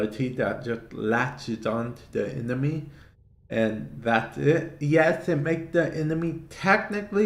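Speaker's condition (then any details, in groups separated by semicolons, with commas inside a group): Cerebral palsy; affects speech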